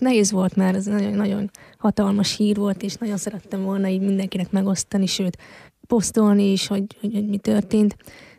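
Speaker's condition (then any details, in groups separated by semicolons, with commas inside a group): Hearing loss since infancy; congenital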